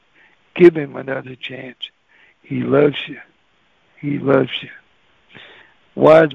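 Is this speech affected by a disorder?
Yes: cerebral palsy; cerebral palsy voice.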